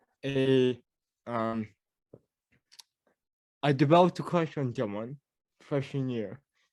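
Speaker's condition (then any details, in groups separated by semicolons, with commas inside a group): Cerebral palsy; mild speech impediment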